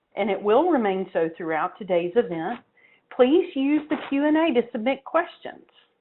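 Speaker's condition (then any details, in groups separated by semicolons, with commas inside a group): No condition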